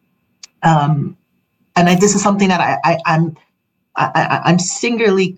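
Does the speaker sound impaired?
Yes: stammer; lifelong stammer since childhood, more or less overcome through doing this work; stammer occasionally slips out, noticed by a caller during this broadcast; heard by caller as stammering or a little tight tongue; here repeated words, blocks.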